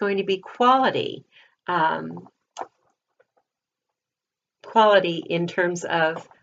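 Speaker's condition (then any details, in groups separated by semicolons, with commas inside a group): No condition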